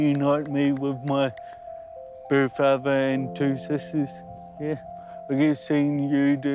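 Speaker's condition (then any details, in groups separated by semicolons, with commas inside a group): Cerebral palsy; mild form; mainly affects speech, slight speech impediment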